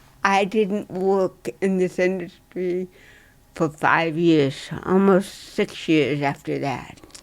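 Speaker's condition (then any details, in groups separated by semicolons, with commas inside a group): Dystonia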